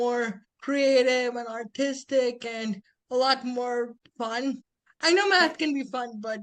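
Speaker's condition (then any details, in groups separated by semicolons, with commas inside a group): Spastic quadriplegic cerebral palsy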